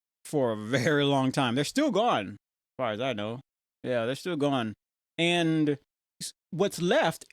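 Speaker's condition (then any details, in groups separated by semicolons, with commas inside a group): No condition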